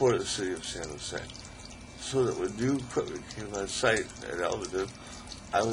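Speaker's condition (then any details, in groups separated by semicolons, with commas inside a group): ALS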